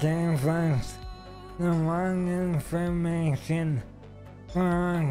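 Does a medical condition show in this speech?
Yes: ALS; stem cell treatment.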